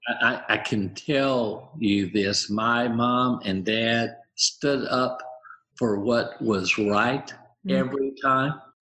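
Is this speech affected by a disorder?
Yes: aphasia, apraxia, dysarthria after stroke; motor apraxia, dysarthria from stroke, lost reading and writing, doctors said would never talk; initially mute, plans each sentence, interruption loses it, mistaken for drunk, carries aphasia card.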